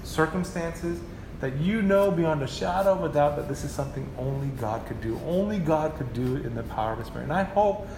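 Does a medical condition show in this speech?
No.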